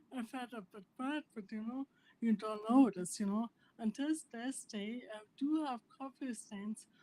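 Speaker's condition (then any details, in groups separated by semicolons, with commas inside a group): Primary lateral sclerosis; spasticity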